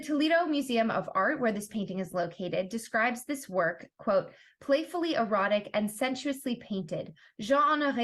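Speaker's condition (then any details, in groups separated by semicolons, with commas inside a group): No condition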